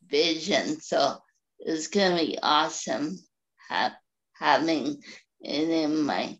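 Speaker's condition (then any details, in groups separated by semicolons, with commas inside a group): Cerebral palsy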